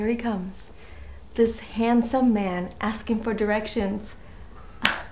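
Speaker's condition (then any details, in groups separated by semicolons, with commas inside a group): No condition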